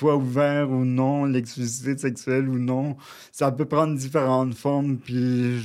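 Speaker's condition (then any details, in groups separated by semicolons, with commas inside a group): Cerebral palsy, near quadriplegia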